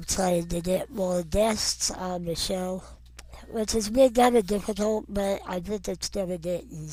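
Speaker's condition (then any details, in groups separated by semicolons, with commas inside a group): Non-progressive muscular dystrophy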